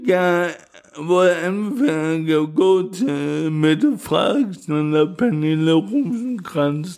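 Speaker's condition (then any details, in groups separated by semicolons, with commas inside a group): Cerebral palsy; wheelchair user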